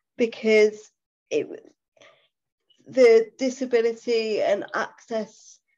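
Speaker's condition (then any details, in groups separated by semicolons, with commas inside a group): Cerebral palsy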